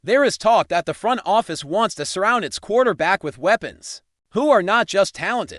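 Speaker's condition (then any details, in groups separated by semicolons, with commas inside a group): No condition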